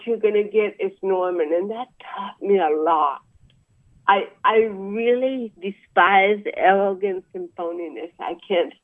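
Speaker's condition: Cerebral palsy; about 63 years old

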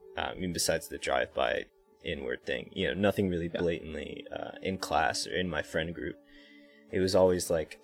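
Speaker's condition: No condition

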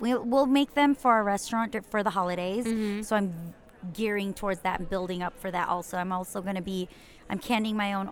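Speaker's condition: No condition

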